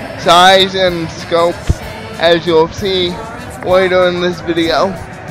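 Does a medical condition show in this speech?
Yes: cerebral palsy.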